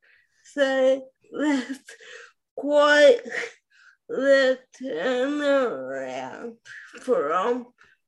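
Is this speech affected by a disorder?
Yes: spastic quadriplegic cerebral palsy; some tightness in all four limbs, wheelchair user.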